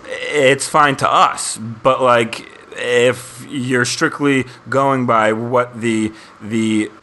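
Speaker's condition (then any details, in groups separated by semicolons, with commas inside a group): Stuttering; history of avoidance patterns; tries not to avoid stuttering most of the time, sometimes on verge of avoiding; repeated words, prolonged sounds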